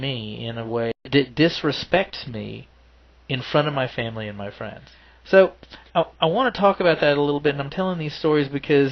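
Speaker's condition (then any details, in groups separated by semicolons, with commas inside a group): No condition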